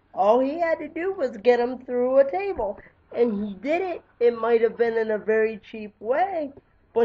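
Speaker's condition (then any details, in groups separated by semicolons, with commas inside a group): Cerebral palsy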